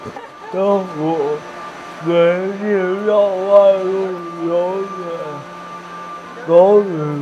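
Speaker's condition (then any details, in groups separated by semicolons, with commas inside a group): Cerebral palsy; multiple disabilities, electric wheelchair, cannot write by hand; speech impairment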